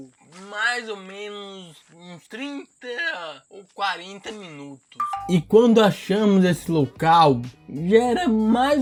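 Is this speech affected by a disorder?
Yes: cerebral palsy.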